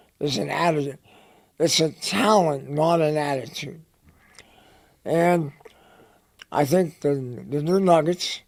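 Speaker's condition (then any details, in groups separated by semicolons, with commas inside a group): Head and neck cancer; dry throat, dry mouth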